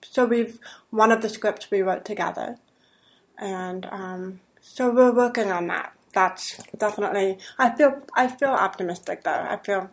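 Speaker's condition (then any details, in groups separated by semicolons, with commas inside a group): Deafness; deafness diagnosed at age 3, residual low-frequency hearing, hears men's voices better than women's; raised oral, 11 years of speech therapy, practiced mouth and tongue movement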